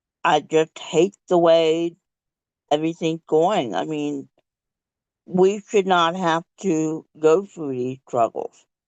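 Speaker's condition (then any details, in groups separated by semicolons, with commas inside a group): Cerebral palsy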